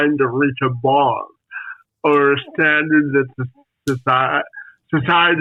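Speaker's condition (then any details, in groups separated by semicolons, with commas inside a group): Spastic quadriplegic cerebral palsy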